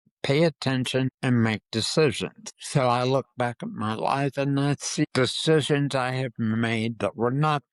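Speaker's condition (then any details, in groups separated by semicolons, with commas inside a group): Parkinson's disease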